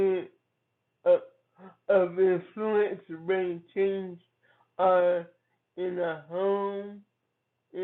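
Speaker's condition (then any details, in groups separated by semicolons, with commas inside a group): Cerebral palsy; from birth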